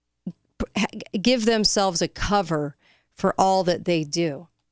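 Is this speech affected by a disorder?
No.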